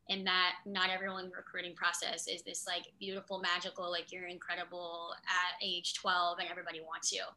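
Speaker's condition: Cleft lip and palate

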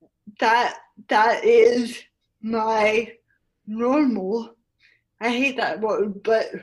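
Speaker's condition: Cerebral palsy; spastic tetraplegia from birth

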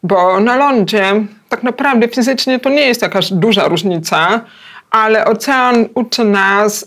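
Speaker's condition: Hard of hearing, cochlear implant

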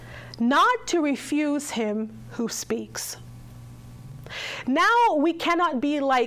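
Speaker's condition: No condition

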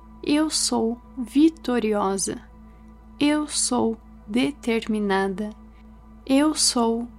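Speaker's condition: No condition

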